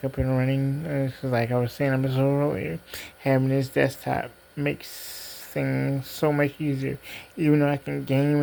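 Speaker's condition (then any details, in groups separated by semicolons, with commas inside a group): Cerebral palsy; diplegia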